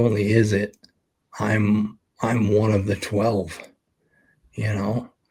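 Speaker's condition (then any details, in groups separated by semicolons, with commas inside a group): ALS; expects to lose voice very soon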